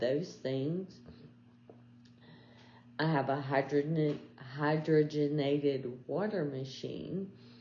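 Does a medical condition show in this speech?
Yes: ALS.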